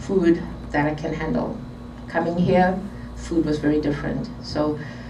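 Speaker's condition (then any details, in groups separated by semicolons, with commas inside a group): No condition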